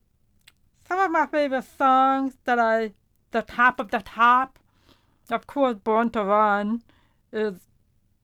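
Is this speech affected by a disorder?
Yes: profound deafness; hears music, voices, horn, piano, guitar, headphones too quiet, feedback over hearing aids.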